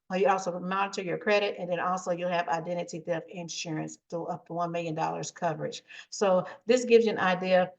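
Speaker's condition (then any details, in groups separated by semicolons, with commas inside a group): No condition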